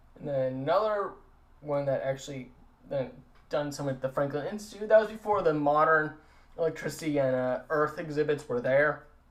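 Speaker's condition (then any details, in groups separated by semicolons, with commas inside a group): No condition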